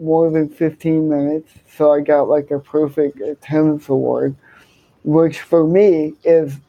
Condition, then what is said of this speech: Cerebral palsy. They hear my speech impediment and automatically assume that mentally challenged or people that have cerebral palsy are mentally challenged.